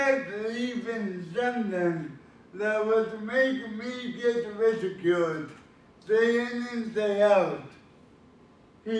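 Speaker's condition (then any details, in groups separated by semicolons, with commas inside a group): Cerebral palsy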